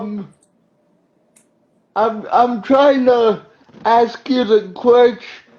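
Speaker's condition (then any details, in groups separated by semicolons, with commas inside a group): Cerebral palsy; uses wheelchair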